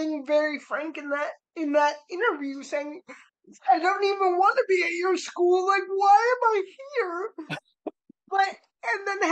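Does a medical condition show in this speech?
Yes: cerebral palsy; spastic, affects fine motor skills and hands; slightly slurred, spastic vocal cords, tone of voice changes.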